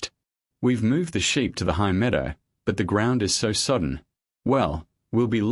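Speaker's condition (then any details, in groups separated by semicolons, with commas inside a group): No condition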